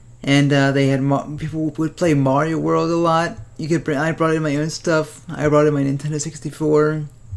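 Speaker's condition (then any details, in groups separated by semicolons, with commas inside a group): Cerebral palsy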